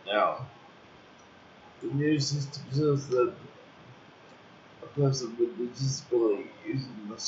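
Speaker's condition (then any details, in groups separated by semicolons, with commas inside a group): Cerebral palsy; uses wheelchair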